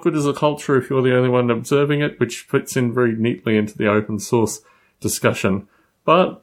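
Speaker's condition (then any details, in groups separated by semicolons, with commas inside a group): No condition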